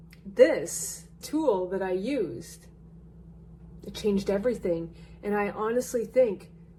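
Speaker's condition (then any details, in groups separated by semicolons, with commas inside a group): No condition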